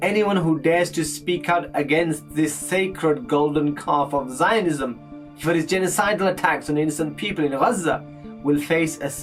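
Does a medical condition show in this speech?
No.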